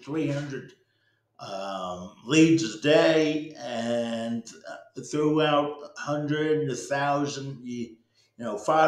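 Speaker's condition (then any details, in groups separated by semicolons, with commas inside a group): Cerebral palsy; speech may sound drunk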